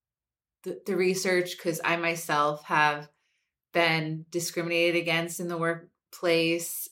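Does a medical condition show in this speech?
No.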